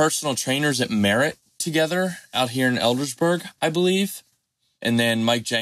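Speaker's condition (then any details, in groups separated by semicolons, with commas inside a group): No condition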